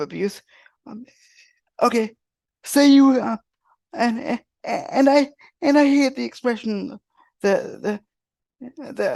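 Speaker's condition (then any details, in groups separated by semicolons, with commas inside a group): Cerebral palsy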